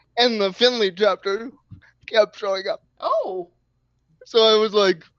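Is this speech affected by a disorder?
Yes: cerebral palsy.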